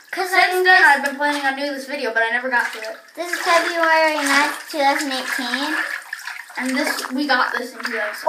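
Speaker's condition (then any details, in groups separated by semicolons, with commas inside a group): No condition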